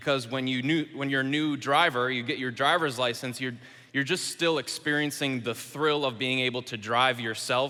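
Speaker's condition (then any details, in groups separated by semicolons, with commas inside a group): No condition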